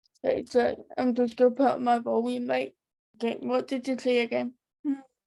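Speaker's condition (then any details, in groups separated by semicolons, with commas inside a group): Cerebral palsy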